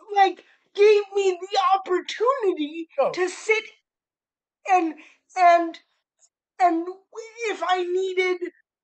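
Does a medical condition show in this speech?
Yes: cerebral palsy; spastic.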